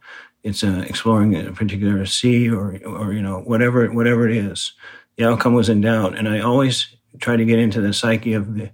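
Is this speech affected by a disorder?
Yes: Parkinson's disease; right-sided weakness noticed on long group bike ride, diagnosed by neurologist, confirmed by second opinion; six years since diagnosis, new walking difficulty, needs hand support, minimal medication initially, heavy weightlifting.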